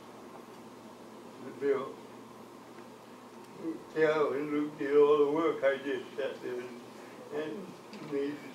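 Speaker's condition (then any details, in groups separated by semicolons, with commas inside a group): Cerebral palsy; from birth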